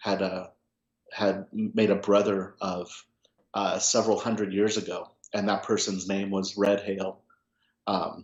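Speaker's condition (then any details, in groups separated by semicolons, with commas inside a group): No condition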